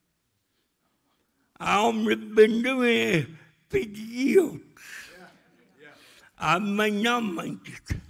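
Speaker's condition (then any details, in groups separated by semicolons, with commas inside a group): Cerebral palsy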